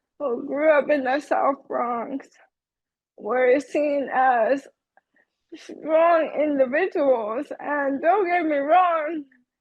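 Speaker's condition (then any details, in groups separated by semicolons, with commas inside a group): ALS; young onset, diagnosed before 35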